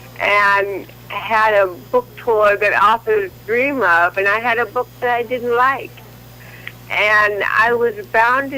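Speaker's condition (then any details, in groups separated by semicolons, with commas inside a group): Cerebral palsy; from birth, leg spasticity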